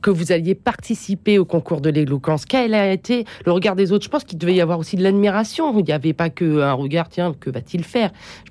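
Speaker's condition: No condition

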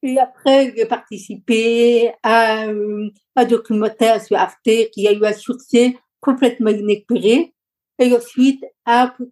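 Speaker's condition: Deaf from birth, congenital

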